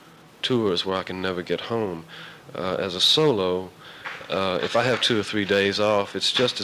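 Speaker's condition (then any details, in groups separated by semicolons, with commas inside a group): No condition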